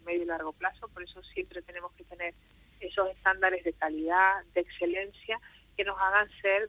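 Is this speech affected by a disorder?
No.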